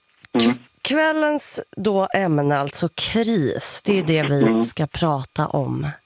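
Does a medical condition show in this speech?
No.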